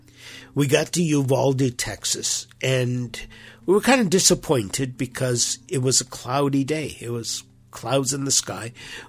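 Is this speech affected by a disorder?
No.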